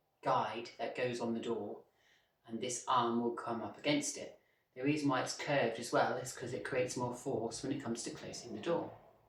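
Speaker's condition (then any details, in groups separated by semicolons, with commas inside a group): No condition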